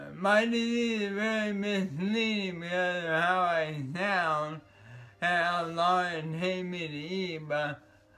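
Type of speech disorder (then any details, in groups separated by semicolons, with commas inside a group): Bulbar dysarthria; bulbar onset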